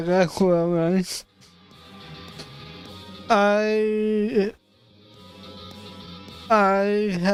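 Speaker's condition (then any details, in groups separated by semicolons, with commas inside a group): Cerebral palsy; affects voice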